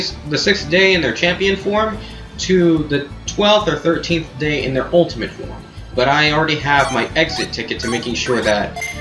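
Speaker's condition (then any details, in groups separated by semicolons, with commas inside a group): No condition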